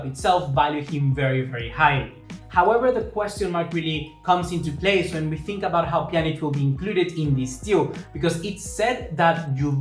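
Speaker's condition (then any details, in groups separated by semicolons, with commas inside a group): No condition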